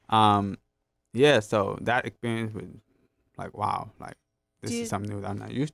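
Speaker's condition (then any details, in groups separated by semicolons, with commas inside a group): Hard of hearing, gentamicin-induced hearing loss; hearing loss caused by Gentamicin, right ear profound near deaf, left ear moderate, wears hearing aids; speech therapy due to hearing loss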